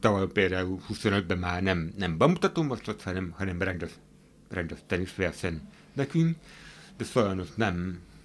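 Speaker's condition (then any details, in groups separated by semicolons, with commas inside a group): Hearing impairment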